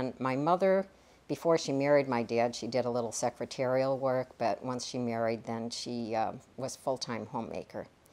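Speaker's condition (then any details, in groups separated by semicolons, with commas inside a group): No condition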